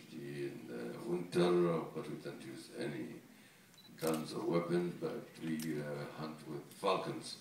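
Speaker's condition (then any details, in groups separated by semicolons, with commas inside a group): No condition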